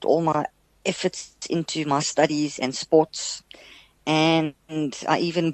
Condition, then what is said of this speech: Stuttering. After that, my stuttering began to lessen and lessen, and now it's almost not that noticeable anymore.